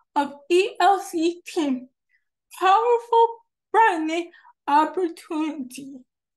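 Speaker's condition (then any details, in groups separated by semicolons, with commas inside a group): Cerebral palsy; affects hand, hand tremor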